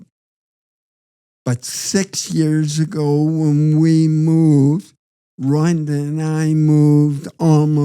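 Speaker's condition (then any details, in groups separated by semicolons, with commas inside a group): Parkinson's disease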